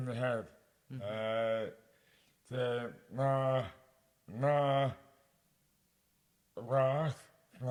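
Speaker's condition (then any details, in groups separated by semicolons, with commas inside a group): Dystonia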